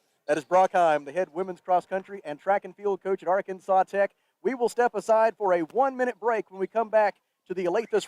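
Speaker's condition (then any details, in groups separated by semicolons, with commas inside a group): No condition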